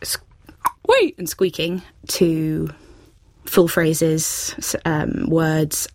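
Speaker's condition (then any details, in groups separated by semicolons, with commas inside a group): Tourette's syndrome, with coprolalia; ticking from age 7 or younger, diagnosed at 17, worsened after hypoxic seizure from blood donation; complex motor tics, twitches, spine and lower back twisting, jumping, offensive gestures; vocal tics from grunting and squeaking to full phrases, words, swearing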